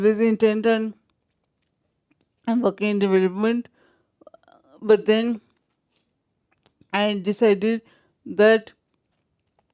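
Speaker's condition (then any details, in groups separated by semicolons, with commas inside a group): Traumatic brain injury, severe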